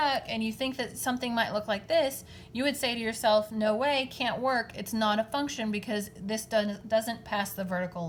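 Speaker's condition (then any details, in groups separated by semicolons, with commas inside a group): No condition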